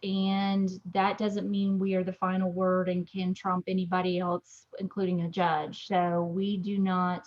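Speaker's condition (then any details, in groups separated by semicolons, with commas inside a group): No condition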